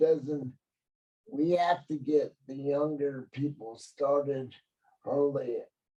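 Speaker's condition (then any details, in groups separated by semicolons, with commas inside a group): Cerebral palsy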